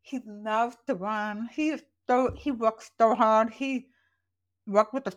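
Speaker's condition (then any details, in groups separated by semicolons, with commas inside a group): Profoundly deaf, congenital; born profoundly deaf, hearing aid wearer, learned to speak orally, does not know sign language; wears hearing aids; accent from deafness, not British, described as accent from nowhere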